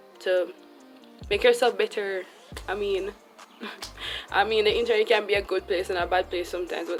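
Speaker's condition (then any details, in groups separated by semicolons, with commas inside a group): No condition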